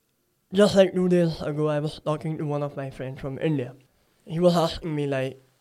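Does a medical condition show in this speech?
Yes: cleft palate; listeners try harder to understand.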